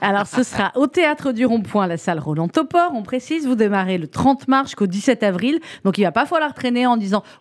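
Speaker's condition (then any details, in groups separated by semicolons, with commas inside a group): No condition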